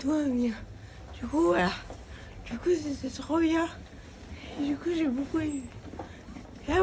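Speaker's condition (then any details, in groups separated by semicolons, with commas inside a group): Cerebral palsy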